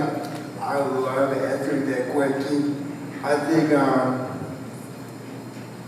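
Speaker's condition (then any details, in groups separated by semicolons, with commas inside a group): Cerebral palsy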